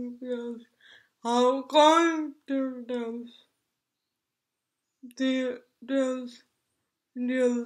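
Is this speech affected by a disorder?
Yes: cerebral palsy.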